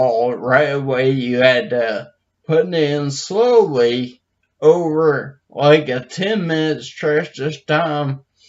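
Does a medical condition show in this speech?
Yes: brain injury; dysarthria, left vocal cord spasm, affects walking, balance, handwriting; one year after injury.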